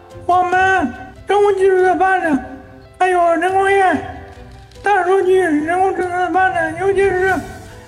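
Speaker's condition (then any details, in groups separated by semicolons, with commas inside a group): ALS; amyotrophic lateral sclerosis, cause unknown; joining by remote video link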